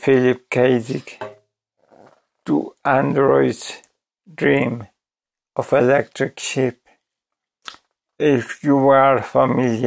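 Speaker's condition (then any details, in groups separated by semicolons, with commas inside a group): ALS; voice severely damaged, hard to understand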